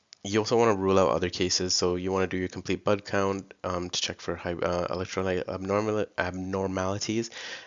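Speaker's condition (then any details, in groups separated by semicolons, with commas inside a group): No condition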